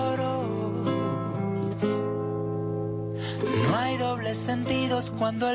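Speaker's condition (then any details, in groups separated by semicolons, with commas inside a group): No condition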